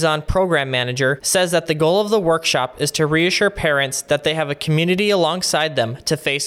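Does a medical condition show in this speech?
No.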